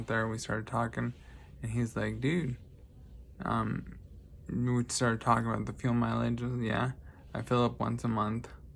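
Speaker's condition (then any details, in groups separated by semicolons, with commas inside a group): Traumatic brain injury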